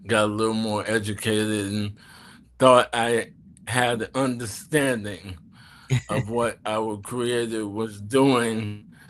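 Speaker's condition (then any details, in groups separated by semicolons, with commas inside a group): ALS; throat muscles affected, speech slowed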